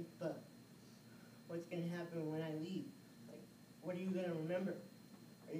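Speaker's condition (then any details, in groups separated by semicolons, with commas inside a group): Cerebral palsy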